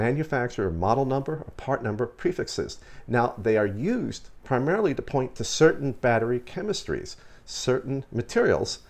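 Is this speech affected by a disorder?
No.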